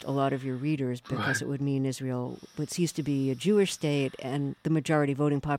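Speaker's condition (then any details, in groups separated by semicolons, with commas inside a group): No condition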